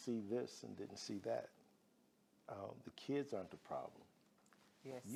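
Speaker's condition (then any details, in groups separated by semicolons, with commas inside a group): No condition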